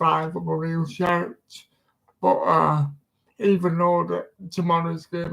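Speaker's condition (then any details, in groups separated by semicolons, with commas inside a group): Disability affecting speech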